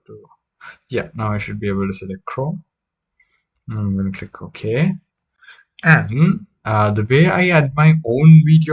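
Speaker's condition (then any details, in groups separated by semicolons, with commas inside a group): No condition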